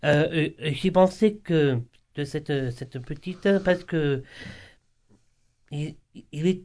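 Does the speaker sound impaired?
Yes: Down syndrome; congenital trisomy 21, present from birth, slower to learn and understand.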